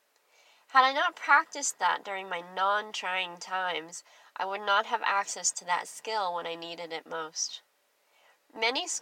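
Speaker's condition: Cleft lip and palate; clear speech

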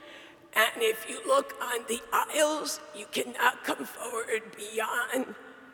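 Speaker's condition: Dysphonia; diagnosed dysphonia; not painful; compromised vocal ability, self-described sultry voice, still able to speak

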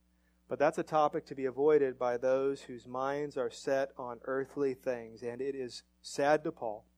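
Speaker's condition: No condition

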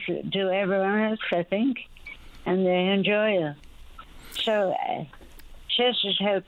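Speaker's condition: Speech impediment after stroke, mild; stroke a couple of years ago; some words may need clarifying, son Chess offers to clarify

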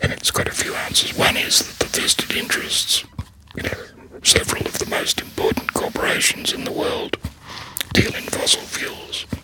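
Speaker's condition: Laryngectomy, voice prosthesis

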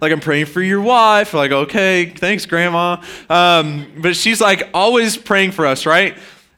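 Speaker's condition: No condition

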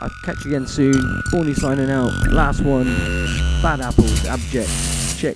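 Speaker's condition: No condition

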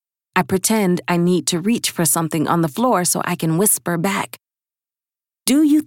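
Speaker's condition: No condition

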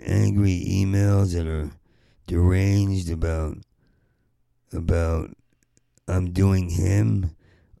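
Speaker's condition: Parkinson's; exhausted, short on sleep, taken for drunk so could not get a cab

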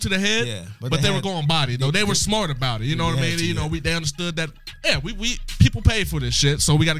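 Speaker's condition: No condition

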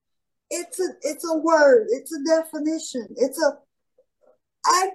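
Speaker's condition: Cerebral palsy; declined physical therapy

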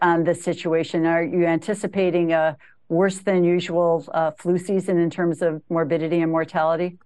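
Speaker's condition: No condition

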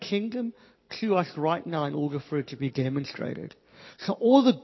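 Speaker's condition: Cleft palate, Pierre Robin syndrome

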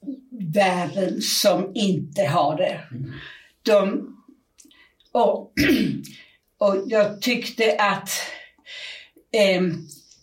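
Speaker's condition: Aphasia; at onset could not speak at all

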